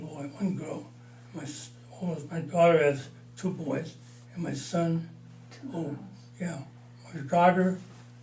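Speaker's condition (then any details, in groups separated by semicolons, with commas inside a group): Parkinson's disease, mild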